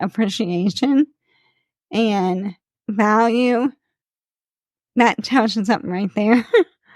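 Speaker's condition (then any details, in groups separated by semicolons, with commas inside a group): ALS; slow progressing form; about 20 years since diagnosis, diagnosed at 38; speech slightly slurred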